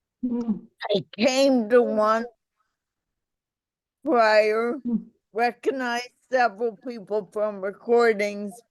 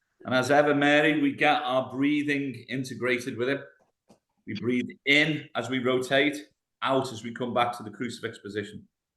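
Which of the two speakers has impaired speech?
The first: ataxia; suspected autoimmune cause; onset about 4 years ago.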